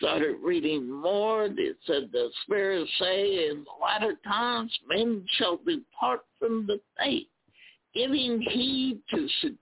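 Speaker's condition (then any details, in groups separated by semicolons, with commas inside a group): Spasmodic dysphonia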